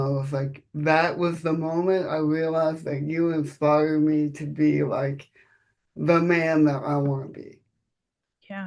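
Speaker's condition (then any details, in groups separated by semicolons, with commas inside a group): Cerebral palsy; present from birth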